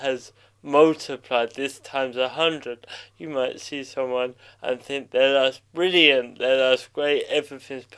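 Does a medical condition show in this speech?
Yes: cerebral palsy.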